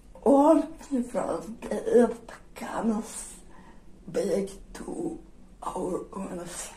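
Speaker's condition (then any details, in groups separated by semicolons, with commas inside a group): Generalized dystonia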